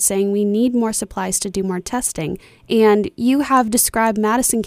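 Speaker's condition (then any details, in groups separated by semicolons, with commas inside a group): No condition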